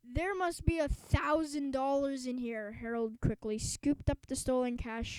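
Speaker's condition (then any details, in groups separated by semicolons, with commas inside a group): No condition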